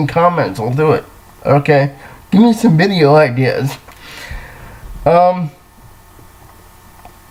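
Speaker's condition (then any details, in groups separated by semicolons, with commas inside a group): Cerebral palsy, spastic diplegia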